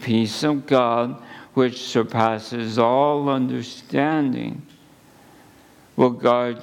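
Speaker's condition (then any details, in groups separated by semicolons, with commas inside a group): ALS; under neurologist care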